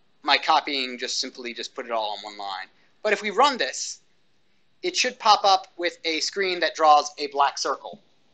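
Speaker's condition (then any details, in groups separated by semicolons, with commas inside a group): No condition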